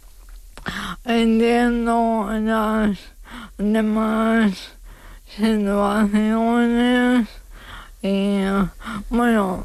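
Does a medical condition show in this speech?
Yes: ALS; diagnosed at about age 35.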